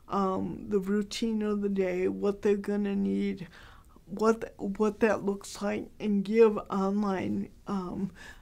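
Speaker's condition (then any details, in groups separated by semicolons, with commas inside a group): Cerebral palsy, mild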